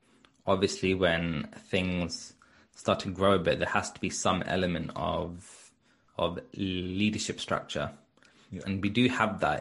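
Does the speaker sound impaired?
Yes: stutter; onset age four after two fluent years, ineffective speech therapy, drama school, Birmingham University course; blocking and freezing in childhood, fluent in drama performances, avoided class reading as teen; here repeated words, prolonged sounds.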